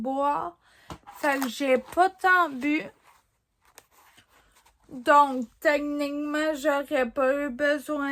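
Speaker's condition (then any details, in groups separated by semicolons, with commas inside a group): Ataxia; degenerative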